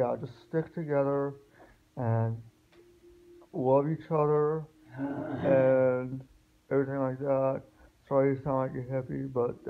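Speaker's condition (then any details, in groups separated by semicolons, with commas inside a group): Spastic quadriplegic cerebral palsy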